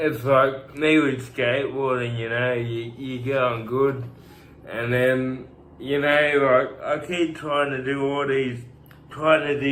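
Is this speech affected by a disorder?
Yes: cerebral palsy; from birth, tight muscles.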